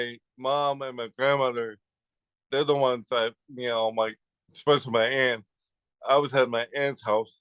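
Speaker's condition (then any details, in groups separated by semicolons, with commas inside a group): Cerebral palsy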